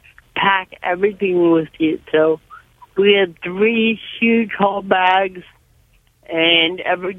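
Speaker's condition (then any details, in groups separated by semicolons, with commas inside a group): Cerebral palsy, severe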